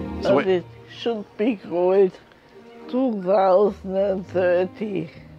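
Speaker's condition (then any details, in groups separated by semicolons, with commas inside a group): Multiple sclerosis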